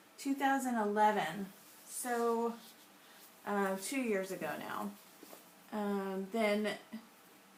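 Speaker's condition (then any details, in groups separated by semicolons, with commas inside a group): No condition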